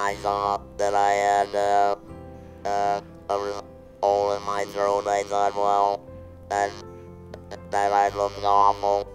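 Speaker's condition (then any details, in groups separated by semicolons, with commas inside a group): Partial laryngectomy; partial larynx removal, laryngeal cancer, stoma; 20 years since surgery; communicates with stoma, voice rehabilitation club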